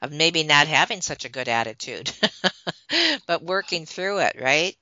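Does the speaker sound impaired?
No.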